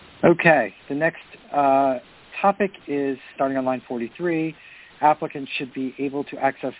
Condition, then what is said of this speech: No condition.